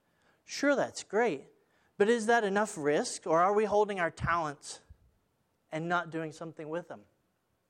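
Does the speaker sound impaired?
No.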